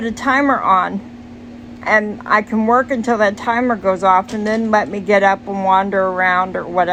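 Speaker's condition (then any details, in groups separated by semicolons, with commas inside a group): Cerebral palsy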